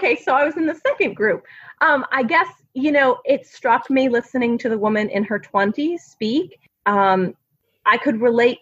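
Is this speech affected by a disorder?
No.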